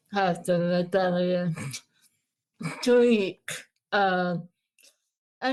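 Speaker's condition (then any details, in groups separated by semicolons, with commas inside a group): Moebius syndrome; facial paralysis, sixth and seventh cranial nerves, no facial expression; speech difficulty, eating and drinking difficulty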